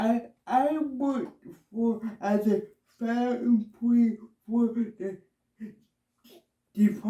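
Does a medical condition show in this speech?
Yes: cerebral palsy, myasthenia gravis; no hand function; myasthenia gravis also diagnosed.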